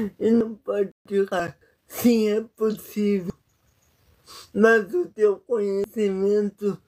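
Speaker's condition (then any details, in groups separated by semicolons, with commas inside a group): Paralysis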